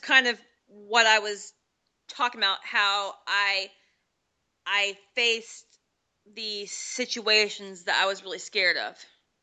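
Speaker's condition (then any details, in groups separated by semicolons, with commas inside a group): Stuttering; familial developmental stuttering, brother, dad, uncle affected, worsened through school, childhood therapy for tongue-out s lisp; still stutters, stuttering therapy after college, 3-week intensive Successful Stuttering Management Program, less avoidance; variable, sometimes fine, sometimes bad, strange sounds while speaking, formerly barely any word out; repeated words, blocks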